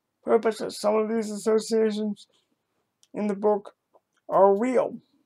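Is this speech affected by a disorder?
Yes: cerebral palsy.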